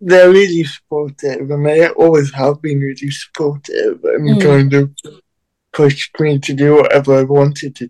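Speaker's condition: Cerebral palsy

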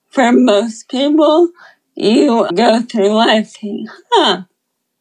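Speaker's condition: Friedreich's ataxia; rare debilitating neuromuscular disorder, signs from about age 12 with scoliosis, genetically confirmed at 22; progressive, degenerative, moved from walking to walker to wheelchair, uses wheelchair; communication becoming more challenging as disease progresses

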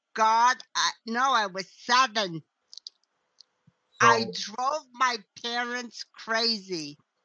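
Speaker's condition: Cerebral palsy; lost singing ability

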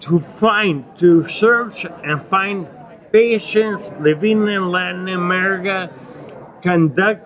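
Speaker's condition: Acquired ataxia with dysarthria, acquired; Lance-Adams syndrome; impaired balance and hand coordination

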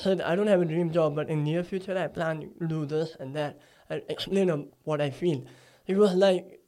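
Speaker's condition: Cleft palate; talks from nasal cavity

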